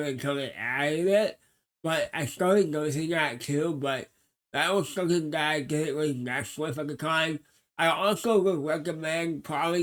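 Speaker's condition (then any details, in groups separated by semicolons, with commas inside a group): Cerebral palsy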